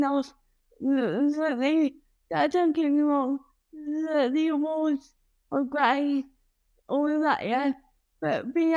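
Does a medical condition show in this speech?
Yes: cerebral palsy.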